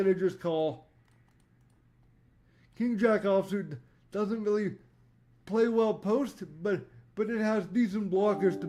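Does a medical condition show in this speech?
Yes: cerebral palsy; voice tone sometimes odd.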